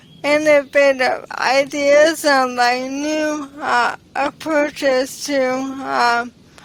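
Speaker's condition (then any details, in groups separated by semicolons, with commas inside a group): ALS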